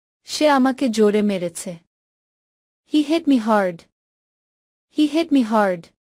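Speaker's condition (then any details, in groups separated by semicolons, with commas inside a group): No condition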